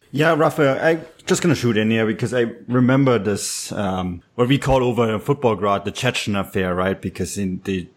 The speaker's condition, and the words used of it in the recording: None; typical speech.